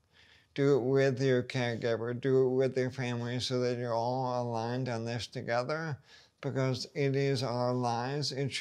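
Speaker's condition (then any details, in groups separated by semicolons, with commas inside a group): ALS; voice and hands affected; progressing; voice audibly affected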